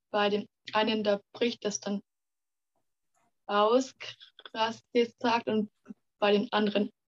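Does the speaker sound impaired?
Yes: stuttering; stuttering since kindergarten age, many logopedists and speech therapists, stuttering therapy groups with other stutterers; 18 years old, fighting stuttering less with pressure and resistance; part-word and word repetitions, we wegzulaufen; here blocks.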